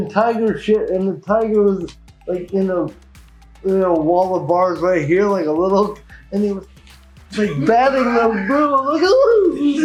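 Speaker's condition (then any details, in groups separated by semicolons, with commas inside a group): Cerebral palsy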